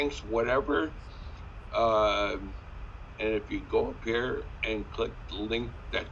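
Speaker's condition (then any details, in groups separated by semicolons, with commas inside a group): Sca15, spinocerebellar ataxia type 15; diagnosed about 25 years ago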